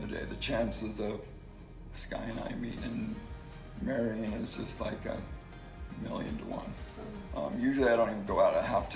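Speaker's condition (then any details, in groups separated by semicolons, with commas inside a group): ALS; slowly progressing ALS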